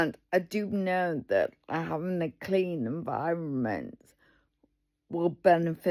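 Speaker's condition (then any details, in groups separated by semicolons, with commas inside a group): Multiple sclerosis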